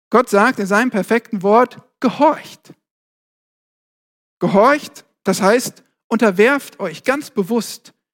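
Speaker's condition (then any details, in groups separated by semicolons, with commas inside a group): No condition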